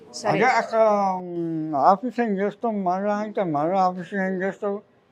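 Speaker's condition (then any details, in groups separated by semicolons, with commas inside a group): Oral cancer; jaw bone removed, reconstructed with grafted tissue, chewing habit; about three years since onset, recurrence after surgery; could not open mouth or eat, tube fed three years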